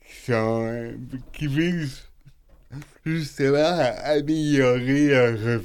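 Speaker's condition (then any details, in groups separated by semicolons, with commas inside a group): Cerebral palsy; self-described as speaking a bit oddly, host says not oddly at all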